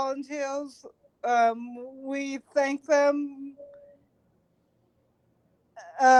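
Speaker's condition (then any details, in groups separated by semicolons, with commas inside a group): Cerebral palsy; since birth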